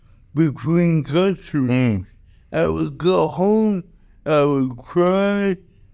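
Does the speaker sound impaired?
Yes: cerebral palsy; caused by oxygen-related brain damage.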